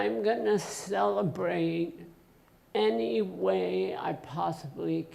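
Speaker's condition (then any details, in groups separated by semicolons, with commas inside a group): Essential tremor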